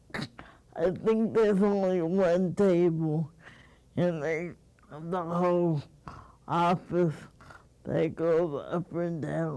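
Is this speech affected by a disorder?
Yes: cerebral palsy; motorized wheelchair.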